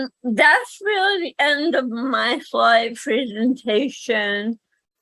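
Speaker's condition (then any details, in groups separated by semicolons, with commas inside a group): Cerebral palsy; speaks better than types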